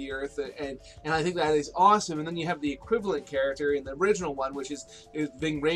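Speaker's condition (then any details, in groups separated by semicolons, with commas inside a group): No condition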